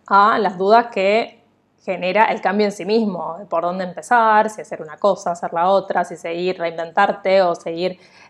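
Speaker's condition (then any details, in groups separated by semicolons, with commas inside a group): No condition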